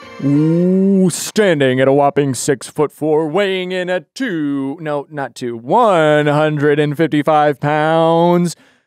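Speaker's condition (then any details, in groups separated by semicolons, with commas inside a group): No condition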